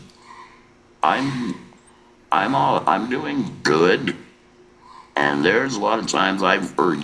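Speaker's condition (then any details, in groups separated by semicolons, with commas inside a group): Laryngectomy; larynx surgically removed; speaks with electrolarynx, skilled placement; earlier intraoral adapter, robotic sound, whisper voice before surgery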